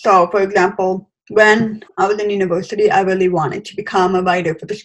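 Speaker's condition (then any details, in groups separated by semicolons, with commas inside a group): Hearing loss with cochlear implant; congenital hearing loss, cochlear implant turned off to sleep, trouble with unfamiliar, male or fast voices on calls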